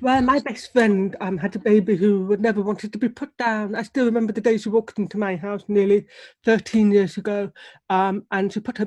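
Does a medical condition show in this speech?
Yes: deafness; relies on lip reading.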